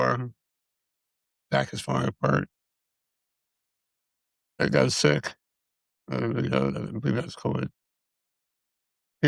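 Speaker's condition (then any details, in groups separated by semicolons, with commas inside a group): Multiple system atrophy; central hypoventilation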